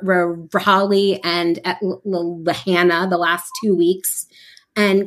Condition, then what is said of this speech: Stuttering. I think stuttering is a variable thing. The amount that I stutter and how stuck I feel, or